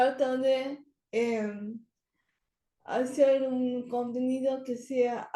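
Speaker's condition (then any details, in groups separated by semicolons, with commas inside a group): Cerebral palsy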